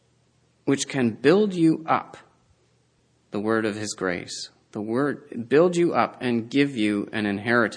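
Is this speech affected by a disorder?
No.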